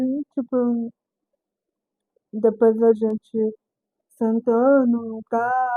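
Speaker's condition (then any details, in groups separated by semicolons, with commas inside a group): Cerebral palsy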